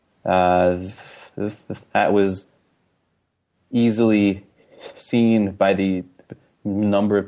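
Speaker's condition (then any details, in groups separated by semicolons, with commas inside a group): Stuttering; talks more freely about and advertises stuttering, less ashamed since joining Stutter Social hangouts; prolonged sounds, blocks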